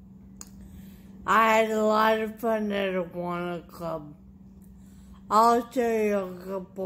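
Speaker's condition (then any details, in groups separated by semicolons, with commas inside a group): Traumatic brain injury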